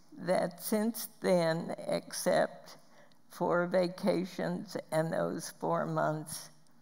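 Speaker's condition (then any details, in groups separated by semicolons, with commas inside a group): Spasmodic dysphonia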